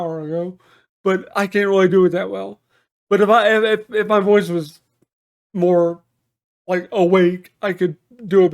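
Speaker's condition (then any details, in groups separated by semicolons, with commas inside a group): Cerebral palsy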